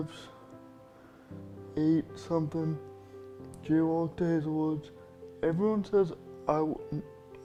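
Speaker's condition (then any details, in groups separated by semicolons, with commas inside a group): Injury with slurred speech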